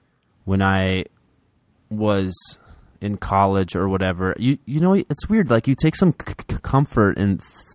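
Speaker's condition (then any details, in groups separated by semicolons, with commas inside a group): Stuttering; works on speaking best, little fear; stutters a lot; repeated sounds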